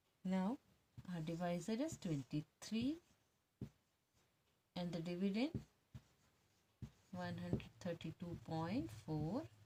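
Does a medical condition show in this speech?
No.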